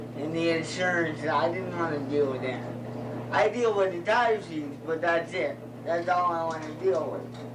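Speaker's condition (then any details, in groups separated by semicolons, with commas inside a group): Cerebral palsy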